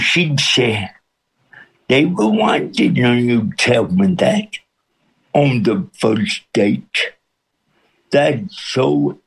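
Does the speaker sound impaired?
Yes: cerebral palsy with speech impediment; audience followed within minutes.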